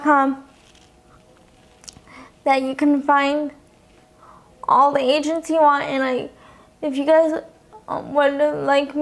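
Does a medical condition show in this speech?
Yes: cerebral palsy, spastic quadriplegic.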